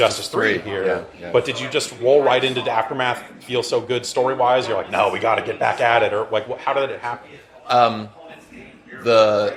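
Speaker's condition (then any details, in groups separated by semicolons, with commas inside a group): No condition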